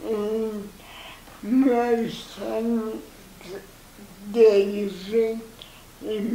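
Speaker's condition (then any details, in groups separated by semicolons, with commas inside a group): Cerebral palsy; motorized wheelchair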